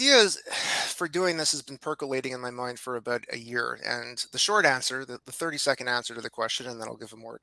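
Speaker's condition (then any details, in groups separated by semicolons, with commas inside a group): No condition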